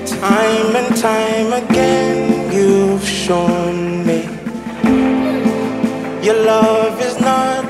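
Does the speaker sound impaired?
No.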